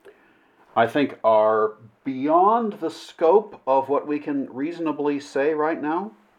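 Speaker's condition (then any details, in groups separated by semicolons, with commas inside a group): No condition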